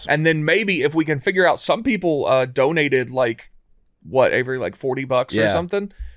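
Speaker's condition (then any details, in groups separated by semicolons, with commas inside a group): No condition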